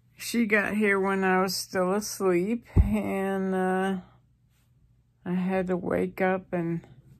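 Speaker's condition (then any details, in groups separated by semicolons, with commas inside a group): ALS; receiving hospice care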